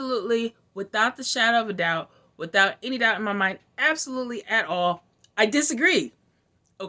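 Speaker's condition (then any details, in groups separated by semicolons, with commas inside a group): No condition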